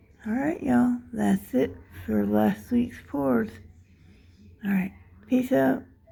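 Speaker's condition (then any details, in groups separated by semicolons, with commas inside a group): Dystonia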